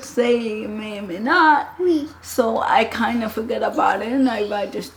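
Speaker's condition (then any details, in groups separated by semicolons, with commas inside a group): Cerebral palsy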